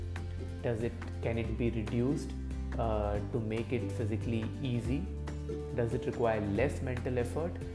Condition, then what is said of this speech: No condition.